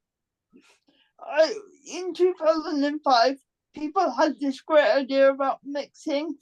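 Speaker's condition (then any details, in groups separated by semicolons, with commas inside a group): Cerebral palsy; complex form, present from birth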